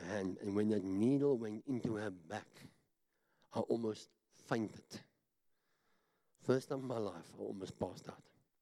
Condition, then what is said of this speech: Cleft palate. Now, I was born with a cleft palate. That's why I talk so funny.